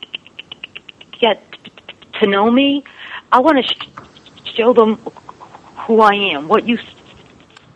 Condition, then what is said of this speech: Stuttering. I have trouble concentrating on what I'm trying to say when I'm concentrating so hard on speech tools.